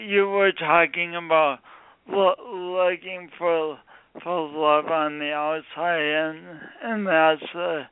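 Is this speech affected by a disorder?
Yes: speech impediment from birth injury; born a few weeks early, oxygen loss on way to emergency room, coordination differences, since birth; distinctive voice, noted as not a Midwestern accent.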